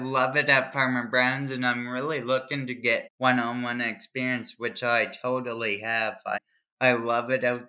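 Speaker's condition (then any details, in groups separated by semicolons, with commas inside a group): Cerebral palsy; trouble remembering multiple tasks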